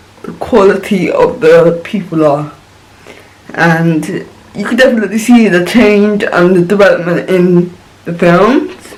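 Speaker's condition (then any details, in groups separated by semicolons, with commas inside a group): Cerebral palsy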